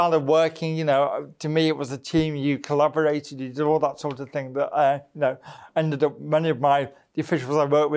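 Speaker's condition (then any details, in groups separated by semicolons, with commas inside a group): Cerebral palsy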